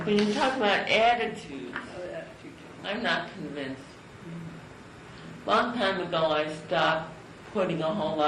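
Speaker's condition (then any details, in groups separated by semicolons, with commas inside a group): Cerebral palsy; from birth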